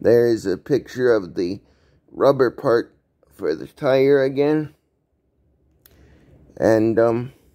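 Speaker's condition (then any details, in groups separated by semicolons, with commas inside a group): Cerebral palsy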